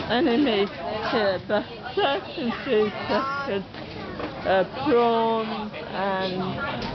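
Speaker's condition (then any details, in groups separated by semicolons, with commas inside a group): Cerebral palsy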